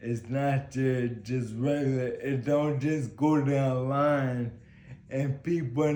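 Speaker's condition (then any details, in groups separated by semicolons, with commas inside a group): Ataxia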